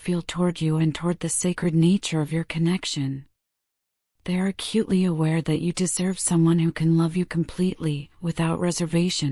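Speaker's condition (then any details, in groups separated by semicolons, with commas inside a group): No condition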